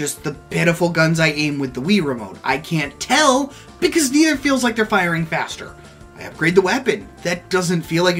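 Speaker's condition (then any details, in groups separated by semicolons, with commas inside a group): No condition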